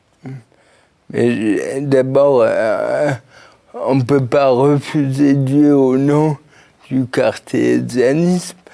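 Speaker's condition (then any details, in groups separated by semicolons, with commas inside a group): Cerebral palsy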